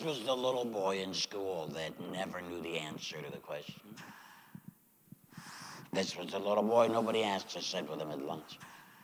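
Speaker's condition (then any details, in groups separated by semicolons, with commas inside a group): Laryngectomy; says used to serve God with voice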